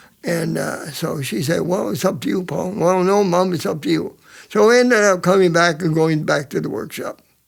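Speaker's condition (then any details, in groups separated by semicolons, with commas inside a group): Cerebral palsy; present from birth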